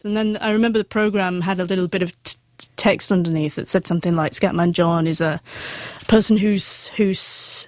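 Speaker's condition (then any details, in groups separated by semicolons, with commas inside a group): Stammer; stammer since childhood, first noticed difficulty getting words out around starting school; still stutters, odd looks from listeners even now; difficulty getting some words out; repeated words, prolonged sounds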